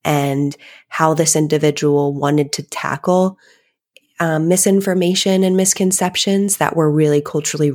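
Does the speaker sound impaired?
No.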